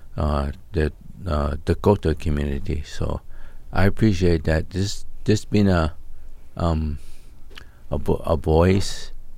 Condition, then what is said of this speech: ALS (motor neuron disease). I know you mentioned before we got on the air that it may affect your speech a little bit, so hope people